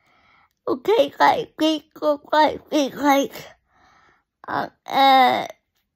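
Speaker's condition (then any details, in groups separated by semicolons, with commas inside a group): Cerebral palsy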